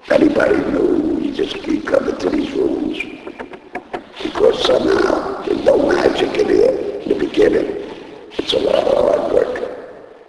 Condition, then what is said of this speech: Laryngectomy. And then they put this piece of thing in my throat